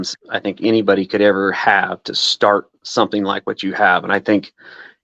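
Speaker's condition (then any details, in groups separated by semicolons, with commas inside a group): No condition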